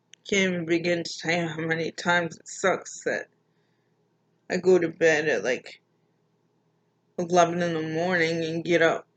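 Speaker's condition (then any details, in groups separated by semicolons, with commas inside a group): Mild cerebral palsy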